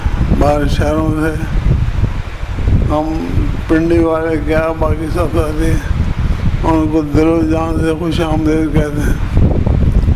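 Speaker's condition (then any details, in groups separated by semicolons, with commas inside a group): Difficulty speaking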